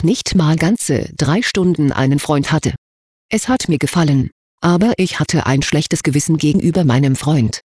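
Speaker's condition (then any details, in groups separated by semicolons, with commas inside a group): No condition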